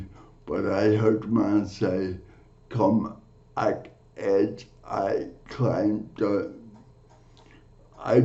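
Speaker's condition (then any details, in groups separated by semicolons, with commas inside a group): Cerebral palsy; from birth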